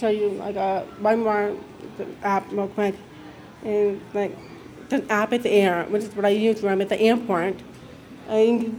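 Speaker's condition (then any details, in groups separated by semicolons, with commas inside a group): Deafness; mix of speech and sign growing up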